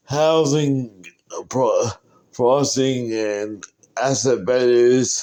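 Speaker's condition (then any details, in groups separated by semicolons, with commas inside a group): Cerebral palsy; uses wheelchair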